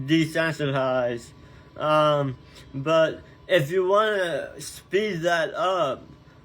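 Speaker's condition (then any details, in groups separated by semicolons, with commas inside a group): Tongue cancer surgery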